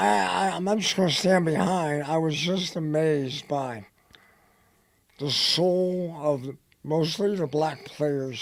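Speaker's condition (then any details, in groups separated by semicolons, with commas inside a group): Head and neck cancer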